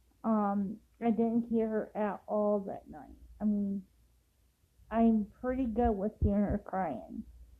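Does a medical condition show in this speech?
Yes: cerebral palsy; affects walking.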